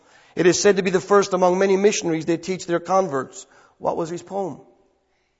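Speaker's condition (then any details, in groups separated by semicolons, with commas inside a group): No condition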